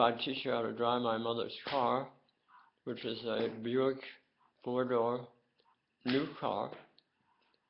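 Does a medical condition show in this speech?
Yes: tongue cancer.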